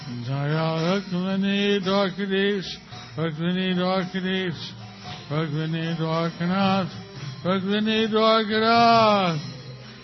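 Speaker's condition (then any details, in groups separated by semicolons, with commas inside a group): Stroke with facial paralysis; may be hard to understand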